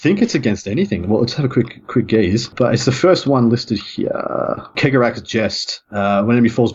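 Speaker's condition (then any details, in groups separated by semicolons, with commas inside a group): No condition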